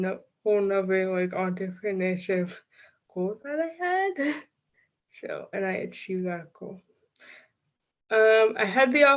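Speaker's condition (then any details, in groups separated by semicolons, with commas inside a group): Cerebral palsy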